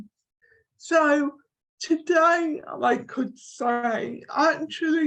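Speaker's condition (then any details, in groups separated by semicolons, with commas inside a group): Cerebral palsy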